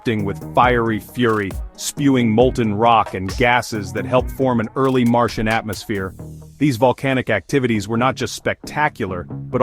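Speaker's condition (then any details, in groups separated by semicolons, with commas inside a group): No condition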